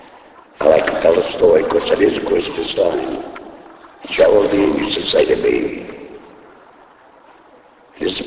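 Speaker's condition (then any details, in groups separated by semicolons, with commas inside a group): Laryngectomy; speaks using device in throat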